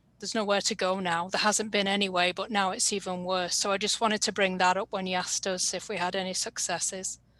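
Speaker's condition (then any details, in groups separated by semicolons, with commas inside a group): No condition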